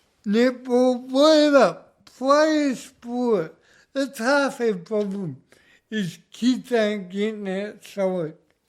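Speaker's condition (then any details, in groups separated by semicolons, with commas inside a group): Cerebral palsy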